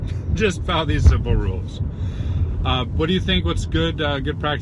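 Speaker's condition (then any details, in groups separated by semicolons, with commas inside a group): No condition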